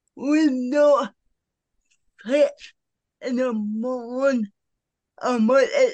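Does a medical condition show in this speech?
Yes: cerebral palsy; present from birth, uses power wheelchair; co-guest Andrea repeats her sentences aloud for listeners; affects speech, noticeably.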